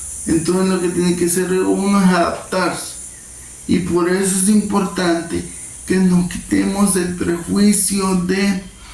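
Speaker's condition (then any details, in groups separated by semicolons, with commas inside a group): Cerebral palsy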